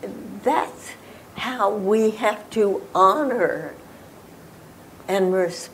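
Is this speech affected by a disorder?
Yes: spasmodic dysphonia; diagnosed 1998 at Johns Hopkins after 4 months unable to talk, ALS and throat cancer suspected; injections into throat at Adam's apple every 4 months; 4 months unable to talk before diagnosis, injections keep voice usable on air.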